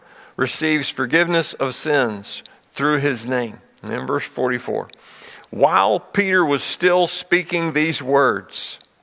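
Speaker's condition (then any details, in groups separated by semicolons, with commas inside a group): No condition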